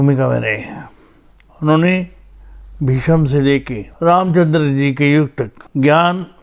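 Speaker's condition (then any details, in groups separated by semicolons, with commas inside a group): Cerebral palsy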